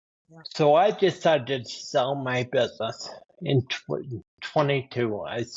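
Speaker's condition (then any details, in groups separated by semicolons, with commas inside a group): Ataxia sca15; spinocerebellar ataxia type 15, progressive neurodegenerative; diagnosed age 28, worse in 40s, lost handwriting, balance problems; speech worsening since 40s, continues to worsen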